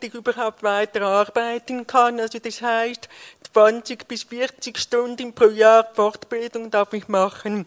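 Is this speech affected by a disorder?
Yes: deafness.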